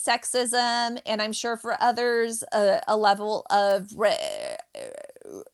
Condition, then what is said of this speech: Stuttering. So he had kind of already been schooled on stuttering from hearing me go up night after night after night